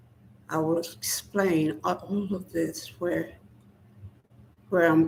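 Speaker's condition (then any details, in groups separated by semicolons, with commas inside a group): Spinal neurosarcoidosis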